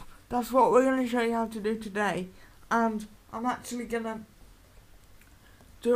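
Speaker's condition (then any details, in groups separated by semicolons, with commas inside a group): Cerebral palsy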